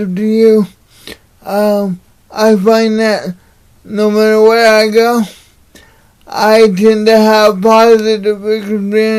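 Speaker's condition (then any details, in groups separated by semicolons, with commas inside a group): Cerebral palsy; unable to walk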